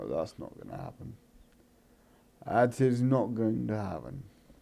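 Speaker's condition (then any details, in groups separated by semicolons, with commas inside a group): Cerebral palsy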